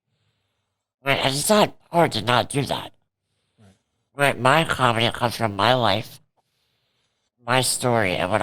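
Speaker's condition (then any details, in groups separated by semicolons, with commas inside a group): Cerebral palsy; present from birth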